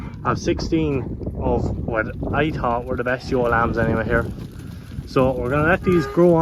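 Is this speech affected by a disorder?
No.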